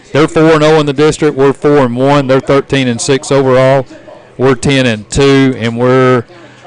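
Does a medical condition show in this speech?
No.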